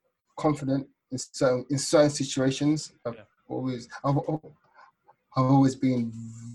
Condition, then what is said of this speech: Stuttering. And because I've been doing that for years, it's helped my stutter in most situations tremendously.